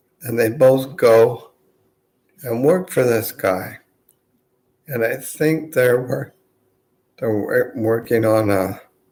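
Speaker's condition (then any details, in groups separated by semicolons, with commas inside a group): Multiple sclerosis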